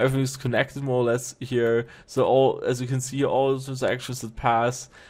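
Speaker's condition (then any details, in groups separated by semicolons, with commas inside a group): No condition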